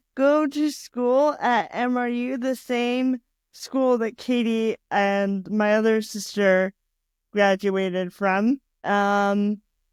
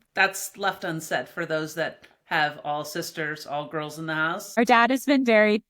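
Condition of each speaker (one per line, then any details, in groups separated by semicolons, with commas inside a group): Cerebral palsy; diagnosed around one year, has had surgery; uses robotic walking device
No condition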